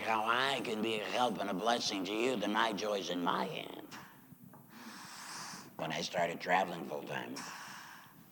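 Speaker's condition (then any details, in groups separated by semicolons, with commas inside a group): Laryngectomy; says used to serve God with voice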